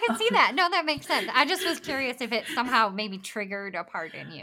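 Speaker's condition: Bilateral cleft lip and palate; congenital complete bilateral cleft lip and palate, hard and soft palate, no palate at birth, lamb's nipple feeding

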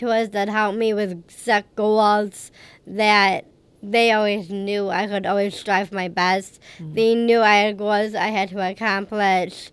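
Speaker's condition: Down syndrome; age 31

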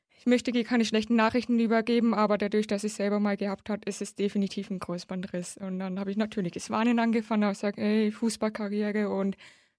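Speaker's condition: Hard of hearing since birth; congenital severe hearing loss, nearly deaf, detected at age three, left cochlear implant since age nine; left cochlear implant held by magnet, loss over 55 decibels, rain problematic, partial sign language

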